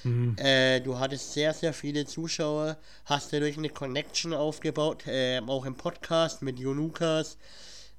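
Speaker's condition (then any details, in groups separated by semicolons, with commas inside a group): Cleft palate; plus cold at recording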